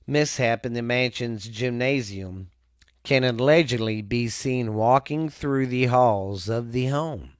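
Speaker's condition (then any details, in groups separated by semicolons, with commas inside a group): No condition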